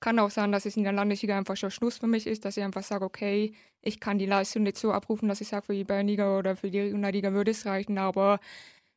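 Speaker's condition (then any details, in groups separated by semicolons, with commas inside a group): Hard of hearing since birth, congenital, cochlear implant, severe; detected at age three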